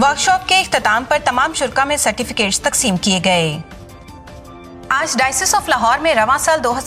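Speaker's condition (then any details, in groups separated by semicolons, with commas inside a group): No condition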